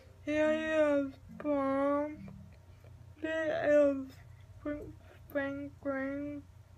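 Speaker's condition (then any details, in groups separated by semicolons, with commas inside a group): Cerebral palsy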